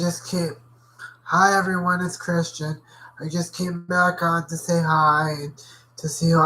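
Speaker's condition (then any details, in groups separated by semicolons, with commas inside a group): Cerebral palsy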